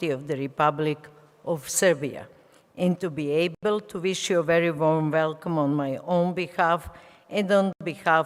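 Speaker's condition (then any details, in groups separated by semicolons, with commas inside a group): No condition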